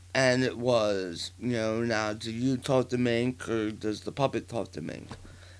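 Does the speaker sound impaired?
Yes: partial glossectomy for tongue cancer; stage 3, 40% of right side of tongue removed, tracheotomy, neck lymph node spread, recurrence; about a year since onset, chemotherapy and radiation completed, healing, divot in neck.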